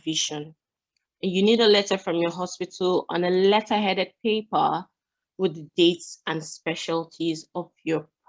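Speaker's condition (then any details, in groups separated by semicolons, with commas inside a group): No condition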